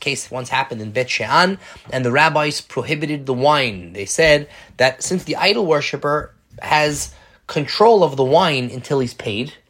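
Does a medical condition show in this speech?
No.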